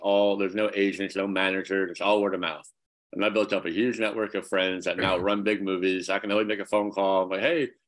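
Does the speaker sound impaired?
Yes: cleft palate; congenital, severe, nose and upper lip a bubble, teeth or nose, many surgeries; speech impediment growing up, speech therapy all through school.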